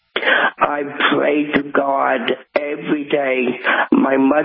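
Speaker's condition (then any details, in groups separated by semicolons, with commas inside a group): Cerebral palsy; present from birth, diagnosed at 6 months, lump at back of head found by mother, could not lie on back, predicted never to walk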